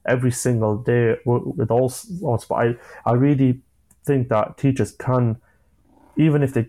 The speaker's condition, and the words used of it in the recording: Stuttering. And I think that sort of gave me that determination to actually find this voice I now have.